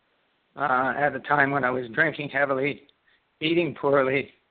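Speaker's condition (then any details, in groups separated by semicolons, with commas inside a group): Parkinson's disease; left-sided onset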